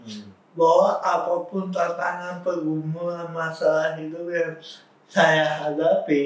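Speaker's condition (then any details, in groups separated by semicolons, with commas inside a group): Cerebral palsy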